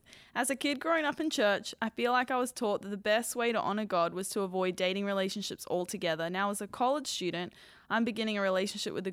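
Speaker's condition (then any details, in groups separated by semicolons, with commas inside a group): No condition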